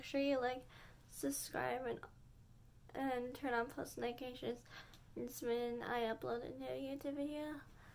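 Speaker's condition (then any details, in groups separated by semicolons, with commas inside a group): Cerebral palsy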